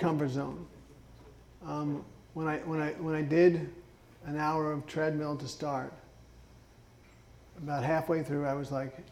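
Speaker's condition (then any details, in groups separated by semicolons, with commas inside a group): Parkinson's disease; diagnosed about 14 years before recording; Rock City Boxing with voice component, shouting counts, almost 4 years, Jayco's gym, Sarasota; some speech issues, ice water harms vocal cords, drinks warm water, speech therapy judged unnecessary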